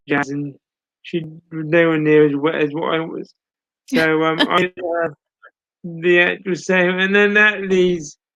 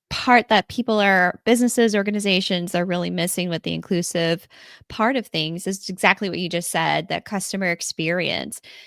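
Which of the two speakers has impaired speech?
The first: cerebral palsy; full-time wheelchair user; speech impairment.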